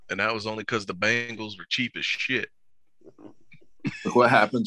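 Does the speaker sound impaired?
No.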